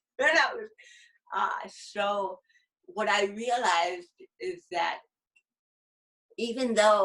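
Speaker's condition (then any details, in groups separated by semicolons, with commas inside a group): Cerebral palsy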